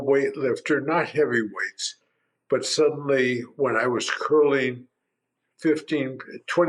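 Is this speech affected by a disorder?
Yes: primary lateral sclerosis; tongue.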